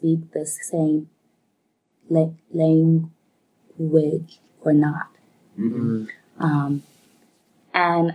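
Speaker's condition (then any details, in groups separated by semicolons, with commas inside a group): Stuttering; repeated sounds, prolonged sounds, blocks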